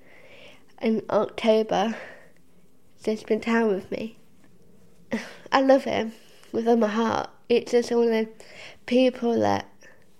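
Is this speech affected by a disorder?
Yes: Down syndrome; says Down syndrome barely affects her, gets support from personal assistant.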